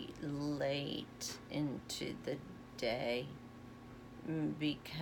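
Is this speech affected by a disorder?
Yes: essential tremor.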